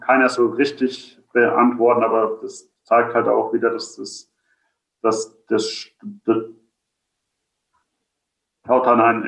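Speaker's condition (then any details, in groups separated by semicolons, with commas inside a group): Stuttering; purely motor fluency disorder, severity varies by phase, several therapies and speech therapy without lasting audible improvement; frequent part-word and word repetitions, filler sounds throughout conversation; stuck on nearly every word in strong phases, silent blocks; repeated sounds, repeated words, prolonged sounds, blocks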